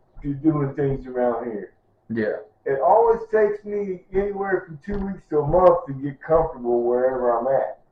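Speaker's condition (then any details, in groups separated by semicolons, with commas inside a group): Cerebral palsy; milder form; diagnosed at birth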